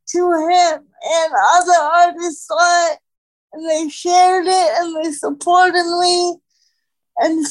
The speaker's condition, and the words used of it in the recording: Cerebral palsy. Which meant I was losing oxygen, and that comes to play with some of my speech difficulty is because of the loss of oxygen.